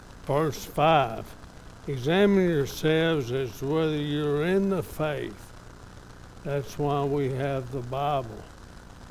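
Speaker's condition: ALS; somewhat affected, evident today

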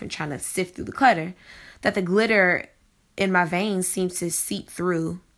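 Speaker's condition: No condition

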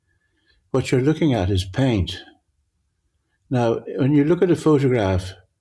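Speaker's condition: Parkinson's; altered visual perception

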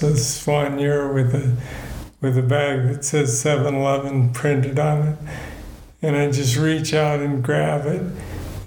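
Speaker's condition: Parkinson's disease; tasks take much longer

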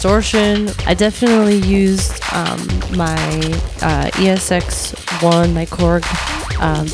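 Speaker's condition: No condition

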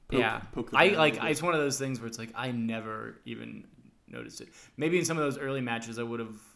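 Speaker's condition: No condition

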